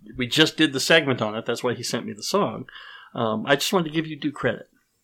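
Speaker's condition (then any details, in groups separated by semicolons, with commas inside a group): Cleft palate; first fake tooth built up over real tooth, stained brown, cannot be bleached; age 50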